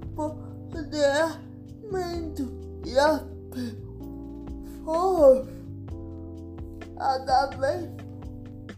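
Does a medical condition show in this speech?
Yes: cerebral palsy; motor cerebral palsy sequelae, cause unclear; speech difficulty due to sequelae, lines also given in written podcast description for listeners.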